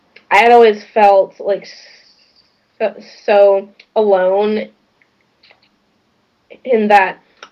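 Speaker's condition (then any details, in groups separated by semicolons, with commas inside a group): Stuttering; stuttering since about age 3, father also stutters; age 16, 13 years since onset, ineffective school therapy, now stuttering-trained professional, friends support group conventions; blocks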